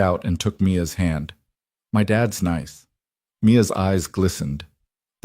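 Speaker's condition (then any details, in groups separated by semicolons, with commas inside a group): No condition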